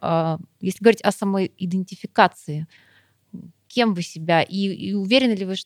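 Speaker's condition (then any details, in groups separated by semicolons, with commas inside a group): No condition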